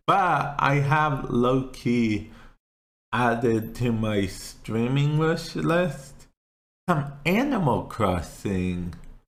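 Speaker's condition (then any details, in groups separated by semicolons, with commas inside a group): Cerebral palsy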